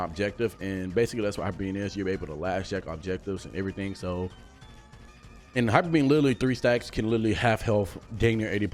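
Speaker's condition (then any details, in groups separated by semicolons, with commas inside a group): No condition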